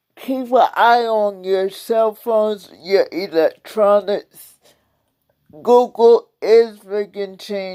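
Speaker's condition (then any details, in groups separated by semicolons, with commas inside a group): Cerebral palsy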